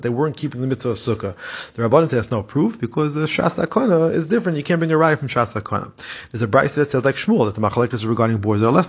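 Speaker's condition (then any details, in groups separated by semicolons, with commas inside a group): No condition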